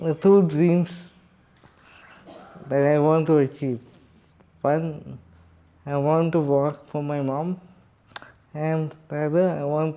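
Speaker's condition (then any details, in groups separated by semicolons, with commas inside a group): Cerebral palsy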